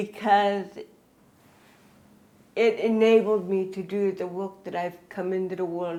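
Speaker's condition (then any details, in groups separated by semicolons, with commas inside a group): Cerebral palsy; present from birth, cervical spinal surgery C1 to C7, titanium neck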